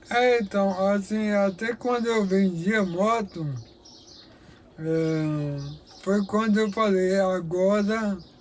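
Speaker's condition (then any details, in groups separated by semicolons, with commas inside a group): Amyotrophic lateral sclerosis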